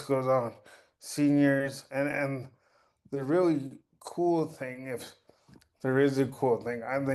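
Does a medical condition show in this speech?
Yes: cerebral palsy.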